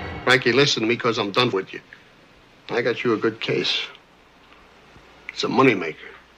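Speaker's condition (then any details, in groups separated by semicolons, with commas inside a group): No condition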